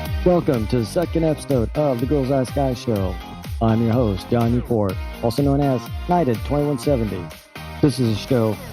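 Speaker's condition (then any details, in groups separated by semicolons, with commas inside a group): No condition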